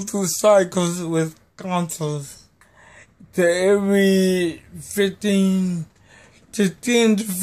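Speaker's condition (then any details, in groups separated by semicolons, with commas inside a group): Cerebral palsy; may be hard to understand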